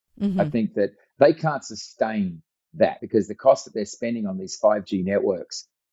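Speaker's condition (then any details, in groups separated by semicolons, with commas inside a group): No condition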